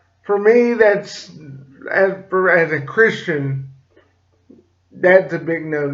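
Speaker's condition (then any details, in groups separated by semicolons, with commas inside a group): Cerebral palsy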